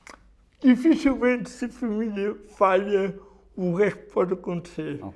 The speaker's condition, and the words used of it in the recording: Cerebral palsy. Eu próprio não me reconheço na minha voz gravada.